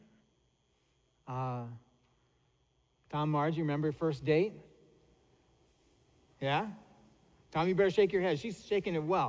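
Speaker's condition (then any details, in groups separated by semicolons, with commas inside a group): No condition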